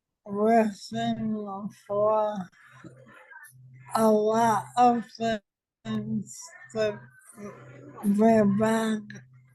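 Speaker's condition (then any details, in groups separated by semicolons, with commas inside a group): ALS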